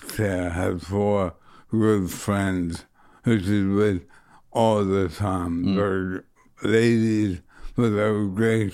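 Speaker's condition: Motor neuron disease; bulbar motor neuron disease, affecting throat and neck, about a year since onset, may later affect hands and legs; losing voice, ragged voice, sometimes hard to understand, speaking takes effort, hears own voice differently, swallowing affected

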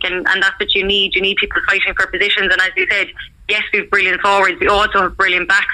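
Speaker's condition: No condition

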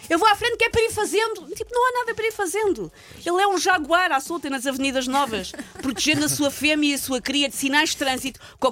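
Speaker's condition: No condition

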